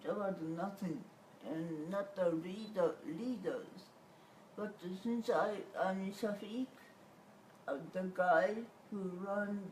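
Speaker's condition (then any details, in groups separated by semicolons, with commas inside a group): Cerebral palsy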